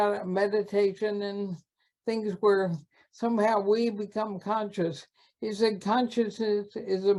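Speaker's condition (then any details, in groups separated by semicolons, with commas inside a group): ALS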